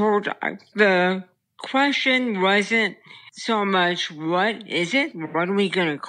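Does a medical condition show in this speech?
Yes: brain stem tumor; childhood onset.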